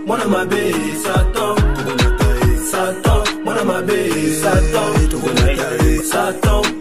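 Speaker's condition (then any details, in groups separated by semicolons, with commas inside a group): No condition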